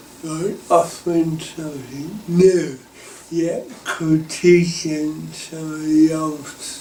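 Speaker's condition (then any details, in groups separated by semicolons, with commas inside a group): Cerebral palsy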